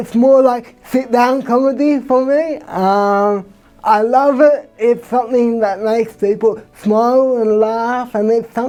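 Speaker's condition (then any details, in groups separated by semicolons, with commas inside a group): Cerebral palsy; from birth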